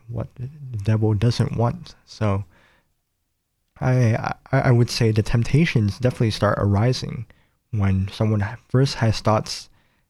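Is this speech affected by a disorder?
Yes: cleft palate; congenital cleft palate involving mouth, nose and lip, many surgeries and medical care in childhood; able to speak after surgical treatment.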